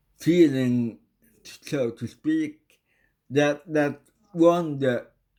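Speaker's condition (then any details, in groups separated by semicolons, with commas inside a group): Cerebral palsy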